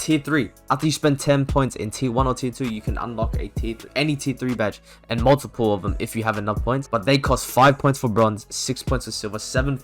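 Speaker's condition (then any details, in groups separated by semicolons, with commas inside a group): No condition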